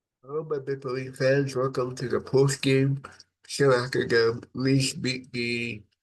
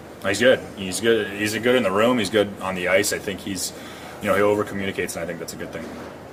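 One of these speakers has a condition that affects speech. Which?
The first: cerebral palsy; from birth, affects brain and body muscles.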